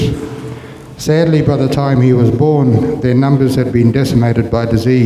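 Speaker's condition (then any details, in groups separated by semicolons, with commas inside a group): No condition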